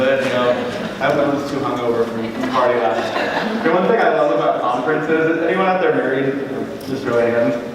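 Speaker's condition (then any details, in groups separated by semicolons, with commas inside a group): No condition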